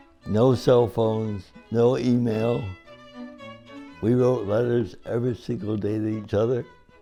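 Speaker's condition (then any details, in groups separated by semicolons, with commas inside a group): Cerebral palsy; from birth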